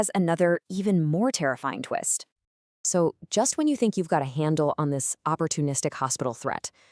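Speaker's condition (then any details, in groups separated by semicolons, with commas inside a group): No condition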